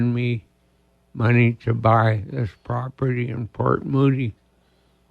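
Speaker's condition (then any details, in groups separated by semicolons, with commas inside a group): ALS; diagnosed about two years ago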